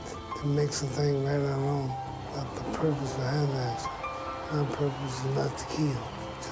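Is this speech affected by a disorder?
Yes: Parkinson's syndrome; mild.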